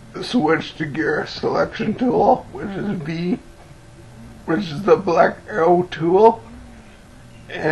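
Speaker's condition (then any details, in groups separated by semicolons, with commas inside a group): Cerebellar ataxia from brain tumour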